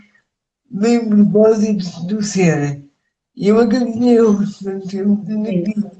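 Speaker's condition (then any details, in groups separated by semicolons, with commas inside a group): Cerebral palsy; speech affected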